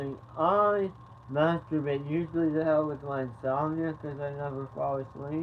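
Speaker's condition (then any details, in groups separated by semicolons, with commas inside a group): Tongue cancer surgery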